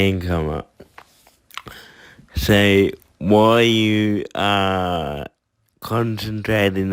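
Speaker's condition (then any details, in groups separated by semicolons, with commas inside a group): Cerebral palsy; from birth, tight muscles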